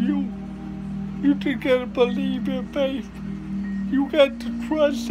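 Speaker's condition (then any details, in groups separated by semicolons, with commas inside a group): Cerebral palsy; present from birth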